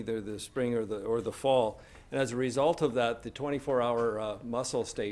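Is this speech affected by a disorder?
No.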